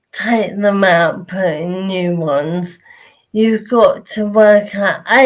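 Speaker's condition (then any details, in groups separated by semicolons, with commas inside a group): Motor neurone disease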